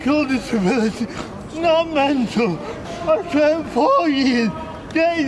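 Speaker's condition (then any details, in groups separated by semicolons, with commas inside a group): Cerebral palsy; from birth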